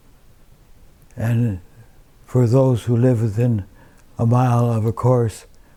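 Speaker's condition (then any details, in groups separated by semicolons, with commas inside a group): Advanced Parkinson's disease, severe; DBS, chest stimulator; onset right hand tremor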